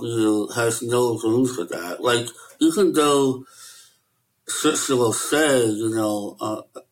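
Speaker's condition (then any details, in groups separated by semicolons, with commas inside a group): Möbius syndrome; lifelong rare disability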